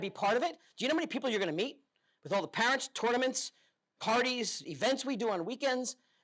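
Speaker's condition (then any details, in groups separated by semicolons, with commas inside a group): No condition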